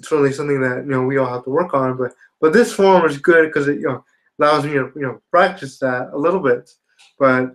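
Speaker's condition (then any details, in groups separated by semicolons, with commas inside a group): Spastic quadriplegia cerebral palsy; spastic quadriplegic type, some ataxia, since infancy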